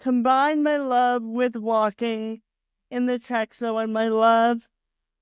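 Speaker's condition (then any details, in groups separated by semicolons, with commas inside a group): Cerebral palsy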